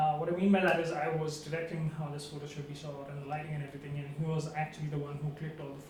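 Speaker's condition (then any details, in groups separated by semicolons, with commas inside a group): No condition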